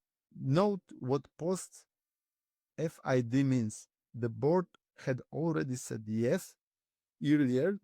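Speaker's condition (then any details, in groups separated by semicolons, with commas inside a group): No condition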